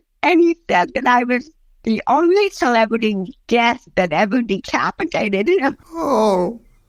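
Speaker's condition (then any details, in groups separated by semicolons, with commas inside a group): Cerebral palsy; since early childhood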